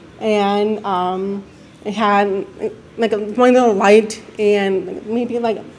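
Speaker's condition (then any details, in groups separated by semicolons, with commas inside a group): Deafness; mix of speech and sign growing up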